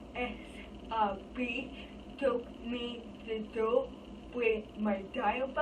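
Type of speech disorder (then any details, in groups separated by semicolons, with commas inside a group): Apraxia of speech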